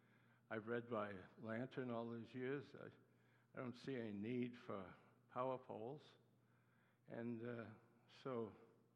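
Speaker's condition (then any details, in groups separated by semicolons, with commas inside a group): Parkinson's disease; neuropathy attacks nerves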